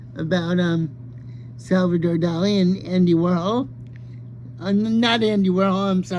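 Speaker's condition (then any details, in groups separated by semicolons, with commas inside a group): Cerebral palsy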